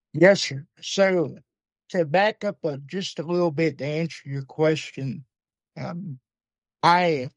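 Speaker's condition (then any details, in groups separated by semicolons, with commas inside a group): Cerebral palsy; uses wheelchair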